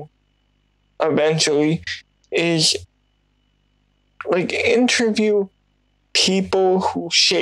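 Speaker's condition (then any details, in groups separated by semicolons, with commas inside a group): Cerebral palsy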